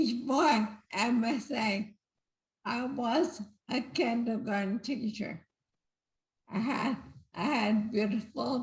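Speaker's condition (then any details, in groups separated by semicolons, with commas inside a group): Multiple system atrophy; weakened speaking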